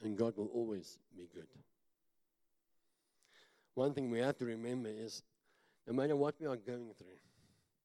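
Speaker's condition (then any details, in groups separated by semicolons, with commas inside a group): Cleft palate; talks funny, self-described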